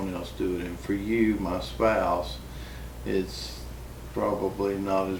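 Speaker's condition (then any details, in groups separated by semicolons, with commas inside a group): Parkinson's disease; good and bad days, physical changes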